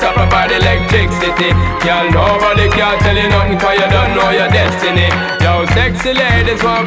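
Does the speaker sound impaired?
No.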